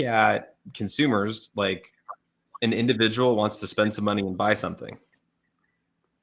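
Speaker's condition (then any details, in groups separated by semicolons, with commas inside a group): No condition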